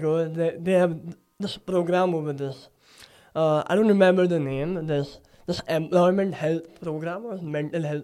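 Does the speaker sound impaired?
Yes: cleft palate; recent nose surgery.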